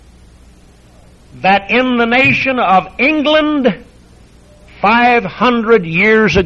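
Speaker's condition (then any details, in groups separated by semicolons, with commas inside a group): No condition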